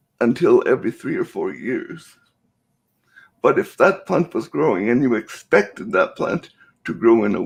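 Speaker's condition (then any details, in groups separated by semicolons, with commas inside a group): Cerebral palsy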